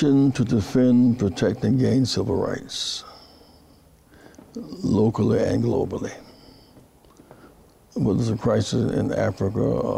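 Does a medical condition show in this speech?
Yes: Parkinson's disease; speech therapy.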